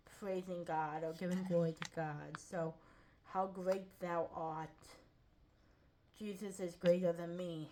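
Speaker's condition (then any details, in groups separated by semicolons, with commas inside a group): Cerebral palsy; lifelong, ankle-foot orthoses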